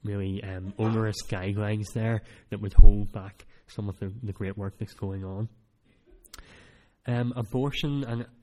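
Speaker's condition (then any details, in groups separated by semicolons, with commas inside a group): Cleft palate; speech not that clear at times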